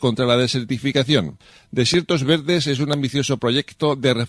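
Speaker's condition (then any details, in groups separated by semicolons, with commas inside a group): No condition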